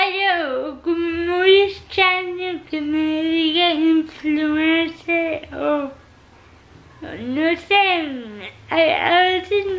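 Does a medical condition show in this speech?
Yes: cerebral palsy.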